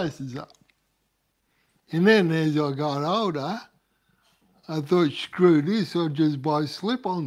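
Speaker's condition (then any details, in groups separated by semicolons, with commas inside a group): Cerebral palsy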